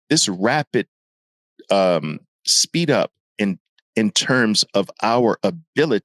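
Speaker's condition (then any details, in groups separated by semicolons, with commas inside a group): No condition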